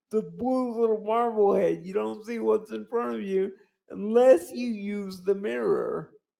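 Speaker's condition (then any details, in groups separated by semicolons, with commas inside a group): Cerebral palsy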